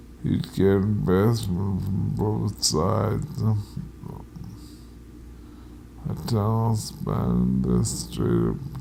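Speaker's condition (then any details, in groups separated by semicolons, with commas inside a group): Multiple sclerosis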